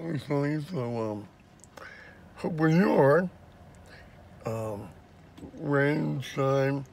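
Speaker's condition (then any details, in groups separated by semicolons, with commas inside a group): Dystonia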